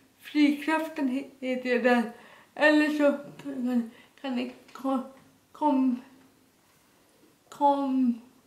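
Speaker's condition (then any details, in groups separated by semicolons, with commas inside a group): Dyskinetic cerebral palsy; dyskinetic form, severe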